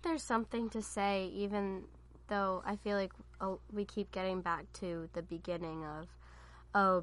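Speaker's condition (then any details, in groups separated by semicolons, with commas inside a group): No condition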